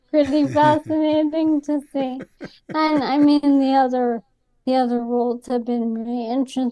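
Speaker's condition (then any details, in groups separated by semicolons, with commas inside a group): ALS; symptom-directed treatments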